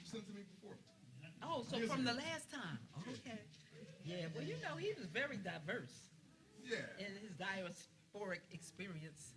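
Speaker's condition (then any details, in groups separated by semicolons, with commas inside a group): No condition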